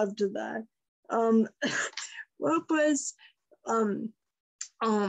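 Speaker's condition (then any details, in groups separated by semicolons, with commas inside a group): Friedreich's ataxia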